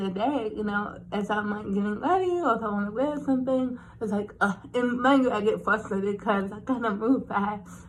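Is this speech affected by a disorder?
Yes: cerebral palsy; since birth.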